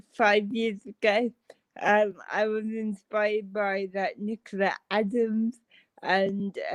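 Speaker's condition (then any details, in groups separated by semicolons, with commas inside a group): Cerebral palsy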